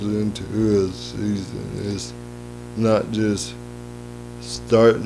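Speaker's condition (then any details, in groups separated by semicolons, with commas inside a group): Cerebral palsy; lifelong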